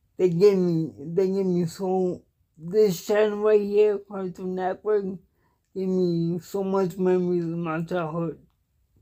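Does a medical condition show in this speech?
Yes: cerebral palsy; cannot walk, uses wheelchair.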